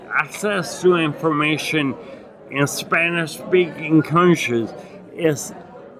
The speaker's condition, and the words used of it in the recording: Ataxia. My balance, my coordination of hands, obviously my dysarthria.